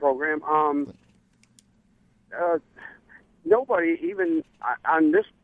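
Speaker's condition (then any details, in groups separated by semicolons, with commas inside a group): No condition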